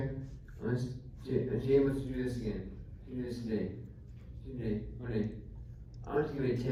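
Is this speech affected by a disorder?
Yes: traumatic brain injury; climbing accident.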